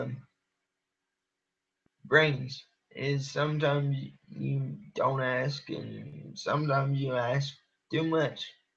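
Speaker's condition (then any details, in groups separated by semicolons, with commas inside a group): Cerebral palsy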